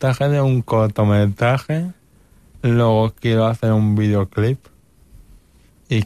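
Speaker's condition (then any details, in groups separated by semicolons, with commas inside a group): Cerebral palsy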